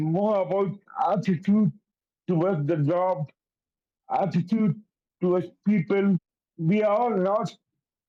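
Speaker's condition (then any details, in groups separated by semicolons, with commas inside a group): Cerebral palsy; affects coordination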